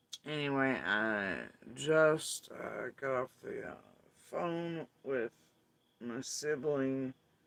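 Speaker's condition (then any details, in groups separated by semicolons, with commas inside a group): Facial paralysis after surgery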